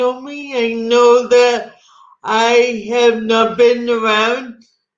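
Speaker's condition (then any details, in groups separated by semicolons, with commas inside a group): Cerebral palsy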